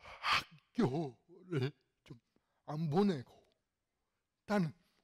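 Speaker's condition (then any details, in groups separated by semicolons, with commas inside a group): Cerebral palsy; fairly severe in childhood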